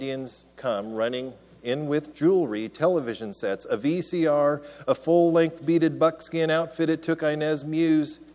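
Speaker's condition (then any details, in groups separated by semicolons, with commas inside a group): No condition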